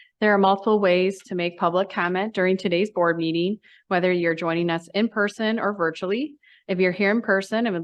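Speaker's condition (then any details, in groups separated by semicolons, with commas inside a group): No condition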